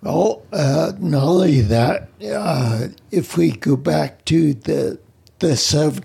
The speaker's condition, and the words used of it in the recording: Ataxia. Rare disease known as spinocerebellar ataxia, which is a neuromuscular disease that's left me mobility challenged, as well as with a speech impediment